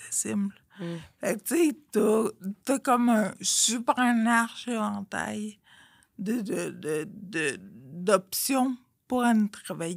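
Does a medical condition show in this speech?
Yes: Friedreich's ataxia.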